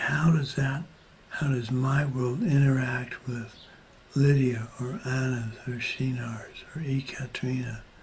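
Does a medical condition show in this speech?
Yes: Parkinson's disease.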